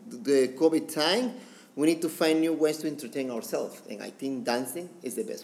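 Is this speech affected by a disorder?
No.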